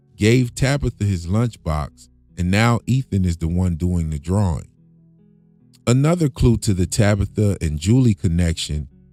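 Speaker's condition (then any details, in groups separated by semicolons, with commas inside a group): No condition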